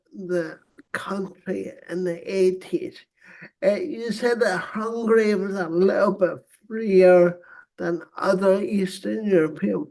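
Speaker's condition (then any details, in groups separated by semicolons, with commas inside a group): Cerebral palsy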